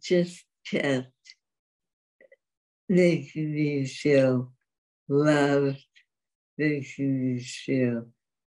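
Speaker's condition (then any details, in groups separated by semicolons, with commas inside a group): Dystonia; several decades since onset, symptoms constant, speaking again after 40 years mute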